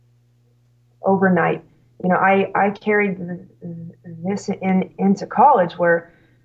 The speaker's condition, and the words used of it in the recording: Stuttering. So it's not like, oh, here's my stuttering, and I'm at the mercy of this thing.